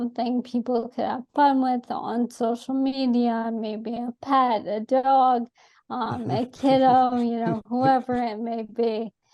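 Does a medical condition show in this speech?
Yes: ALS; atypical case.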